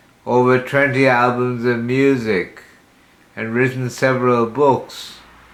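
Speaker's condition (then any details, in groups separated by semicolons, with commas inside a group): Slurred speech from poisoning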